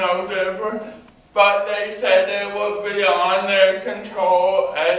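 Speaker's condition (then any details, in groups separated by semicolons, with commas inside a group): Cerebral palsy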